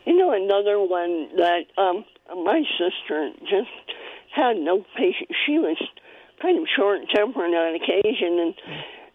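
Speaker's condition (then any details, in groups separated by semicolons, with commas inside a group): Cleft palate; congenital cleft palate, spoon-fed in early childhood; spoon feeding needed at one point in early childhood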